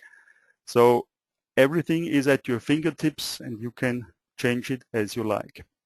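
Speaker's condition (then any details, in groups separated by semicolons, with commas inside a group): No condition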